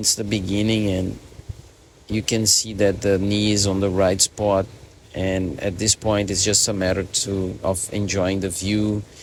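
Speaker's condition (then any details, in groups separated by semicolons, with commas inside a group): No condition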